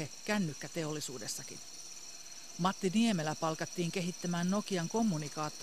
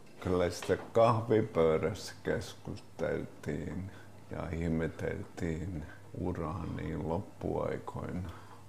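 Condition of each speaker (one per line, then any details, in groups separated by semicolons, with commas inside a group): No condition
Multiple sclerosis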